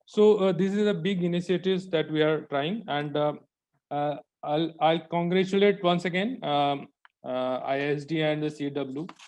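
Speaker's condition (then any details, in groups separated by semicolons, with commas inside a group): No condition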